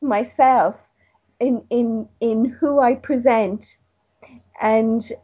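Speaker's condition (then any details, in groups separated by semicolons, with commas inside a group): Stuttering; covert stutter, extremely covert, hid stuttering with tricks, often appeared not to stutter, fluency at huge cost; still a bit covert, uses tricks sometimes, attends self-help group, did week-long intensive course; little overt stuttering; repeated words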